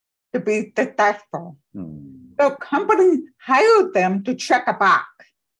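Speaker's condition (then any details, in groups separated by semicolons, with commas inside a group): Profoundly deaf; speaks with own voice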